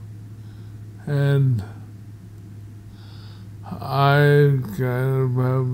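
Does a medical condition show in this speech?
Yes: multiple sclerosis.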